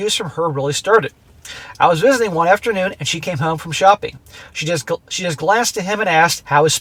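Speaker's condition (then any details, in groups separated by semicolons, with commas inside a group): No condition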